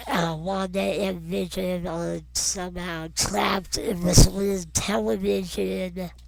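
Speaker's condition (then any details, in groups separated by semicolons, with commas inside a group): Non-progressive muscular dystrophy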